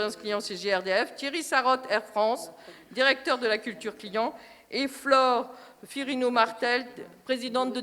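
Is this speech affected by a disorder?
No.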